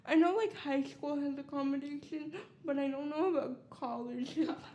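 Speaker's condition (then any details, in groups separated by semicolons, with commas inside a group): Cerebral palsy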